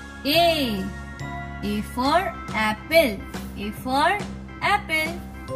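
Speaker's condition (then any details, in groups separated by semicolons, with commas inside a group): No condition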